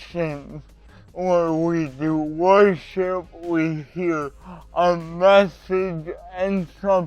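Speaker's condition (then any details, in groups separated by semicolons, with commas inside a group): Cerebral palsy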